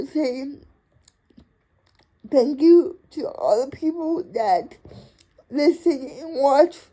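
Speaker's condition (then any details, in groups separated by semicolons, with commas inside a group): Cerebral palsy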